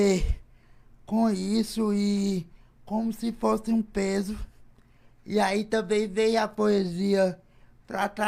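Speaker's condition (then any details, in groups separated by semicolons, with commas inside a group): Cerebral palsy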